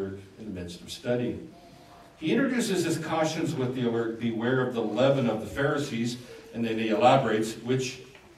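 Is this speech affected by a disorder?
No.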